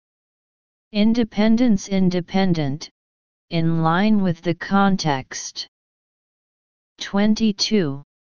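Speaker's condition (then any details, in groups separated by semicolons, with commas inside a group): No condition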